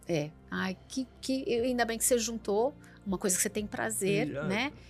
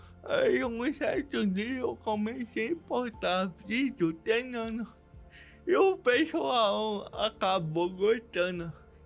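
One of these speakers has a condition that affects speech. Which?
The second: cerebral palsy; diagnosed in childhood.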